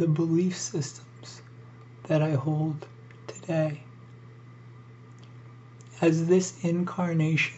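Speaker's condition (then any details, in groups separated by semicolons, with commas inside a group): ALS; breathing increasingly difficult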